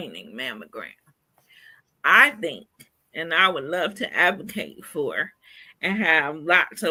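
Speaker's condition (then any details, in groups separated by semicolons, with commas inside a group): Cerebral palsy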